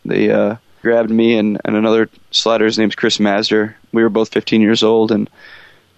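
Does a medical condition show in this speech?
No.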